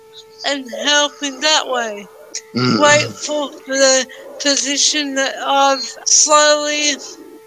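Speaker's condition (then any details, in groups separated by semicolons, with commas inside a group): Cerebral palsy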